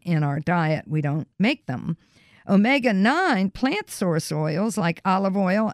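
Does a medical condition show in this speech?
No.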